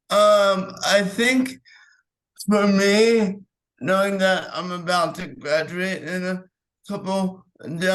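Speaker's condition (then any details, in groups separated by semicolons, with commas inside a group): Cerebral palsy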